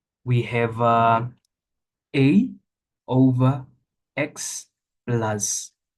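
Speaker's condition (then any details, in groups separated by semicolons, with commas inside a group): No condition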